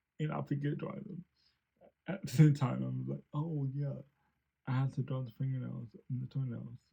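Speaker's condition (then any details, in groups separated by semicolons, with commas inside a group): Cerebral palsy; since birth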